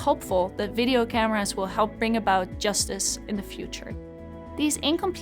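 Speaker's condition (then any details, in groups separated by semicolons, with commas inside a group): No condition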